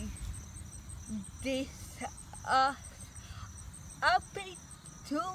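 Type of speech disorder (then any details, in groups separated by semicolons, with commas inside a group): Apraxia of speech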